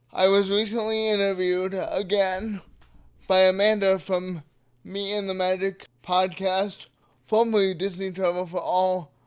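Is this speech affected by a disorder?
Yes: cerebral palsy.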